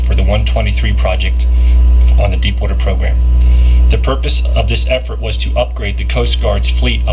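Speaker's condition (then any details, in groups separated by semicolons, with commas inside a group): No condition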